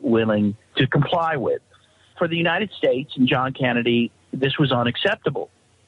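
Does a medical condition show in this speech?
No.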